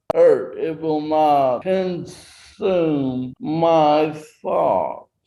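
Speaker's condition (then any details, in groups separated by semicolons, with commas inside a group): Traumatic brain injury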